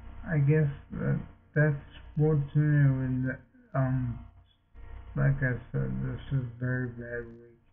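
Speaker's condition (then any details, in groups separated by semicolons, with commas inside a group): Multiple sclerosis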